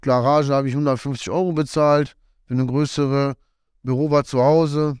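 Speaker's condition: No condition

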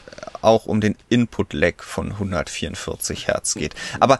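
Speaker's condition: No condition

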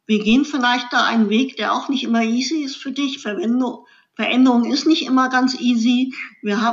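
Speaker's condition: Cleft lip and palate; 16 operations by age 18

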